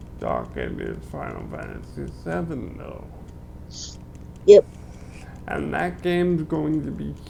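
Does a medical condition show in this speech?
Yes: cerebral palsy; limbs affected.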